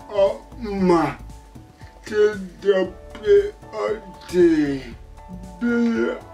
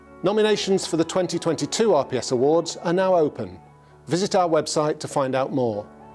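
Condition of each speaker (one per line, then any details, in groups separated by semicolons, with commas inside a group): Cerebral palsy; voice affected
No condition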